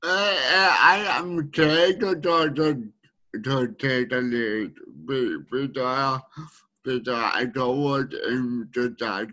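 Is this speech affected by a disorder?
Yes: speech needing a translator; friend Imogen Yang from Sydney acting as speech translator during recording; speech hard for others to understand, needs speech translator.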